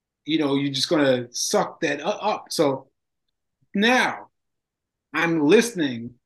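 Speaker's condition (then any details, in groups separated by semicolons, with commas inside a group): Aphasia after stroke; caused by sudden stroke, memory loss, unable to write since stroke; word-finding difficulty, struggles recalling book title, repeats words, deliberately talks slowly, interviewer says sounds great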